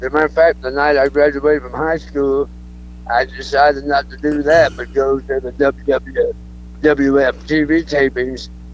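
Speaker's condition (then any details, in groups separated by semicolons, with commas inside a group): Throat cancer; cancer survivor, alive and well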